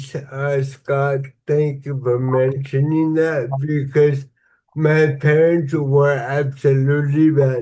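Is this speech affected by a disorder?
Yes: cerebral palsy; somewhat slurred speech.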